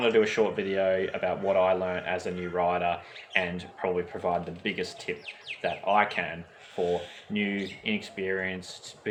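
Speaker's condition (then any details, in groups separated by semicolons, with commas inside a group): No condition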